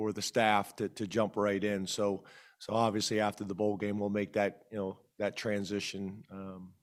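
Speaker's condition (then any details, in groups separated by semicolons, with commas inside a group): No condition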